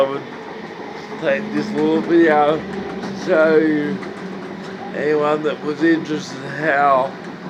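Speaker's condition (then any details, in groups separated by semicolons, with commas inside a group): Cerebral palsy; uses wheelchair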